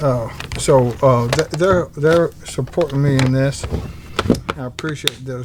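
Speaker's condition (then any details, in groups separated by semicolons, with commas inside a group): ALS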